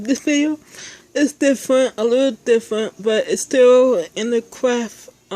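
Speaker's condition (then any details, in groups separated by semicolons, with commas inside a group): Speech impairment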